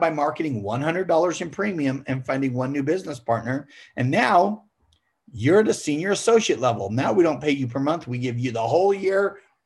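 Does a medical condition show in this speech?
No.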